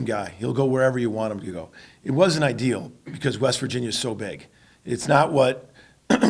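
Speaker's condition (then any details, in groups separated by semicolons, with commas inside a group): No condition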